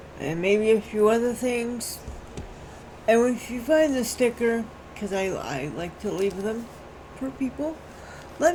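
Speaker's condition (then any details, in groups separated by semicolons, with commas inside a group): Cerebral palsy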